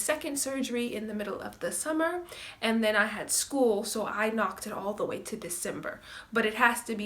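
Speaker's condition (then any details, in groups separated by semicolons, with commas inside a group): No condition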